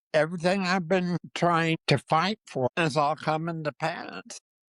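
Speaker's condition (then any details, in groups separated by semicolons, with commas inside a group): Parkinson's disease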